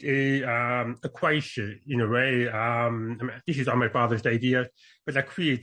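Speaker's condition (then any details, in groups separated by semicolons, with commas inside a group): Born deaf; congenital deafness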